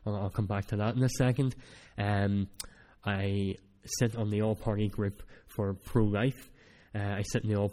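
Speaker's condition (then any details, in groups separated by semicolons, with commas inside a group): Cleft palate; speech not that clear at times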